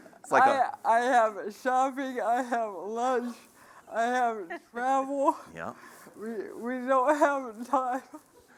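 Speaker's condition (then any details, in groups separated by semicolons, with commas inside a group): ALS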